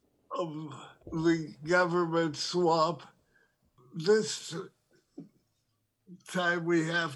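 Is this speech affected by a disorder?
Yes: Parkinson's disease; tremor.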